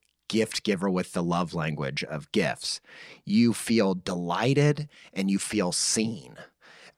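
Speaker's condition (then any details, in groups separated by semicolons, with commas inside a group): No condition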